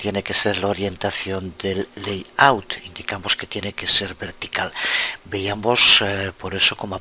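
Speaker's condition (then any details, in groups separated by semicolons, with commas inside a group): No condition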